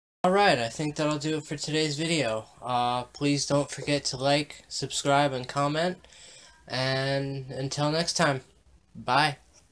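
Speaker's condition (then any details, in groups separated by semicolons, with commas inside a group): No condition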